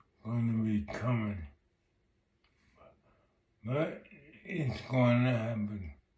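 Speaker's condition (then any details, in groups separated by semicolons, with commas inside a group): Multiple sclerosis; affects left side and voice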